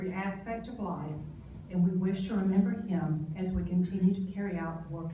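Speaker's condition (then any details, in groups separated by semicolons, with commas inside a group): No condition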